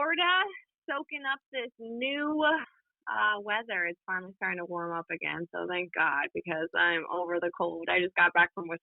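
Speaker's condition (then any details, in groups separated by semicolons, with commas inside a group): No condition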